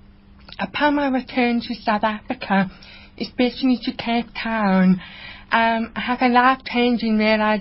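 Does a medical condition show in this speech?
Yes: profound hearing loss; congenital, no family history, diagnosed at 9 months, cochlear implant at Tigerberg unit in early 20s; age 50, uses cochlear implant, hears high speech frequencies, ongoing therapy with audiologist Jenny Perrold; learned to speak through extensive speech therapy with parent and speech therapist after diagnosis.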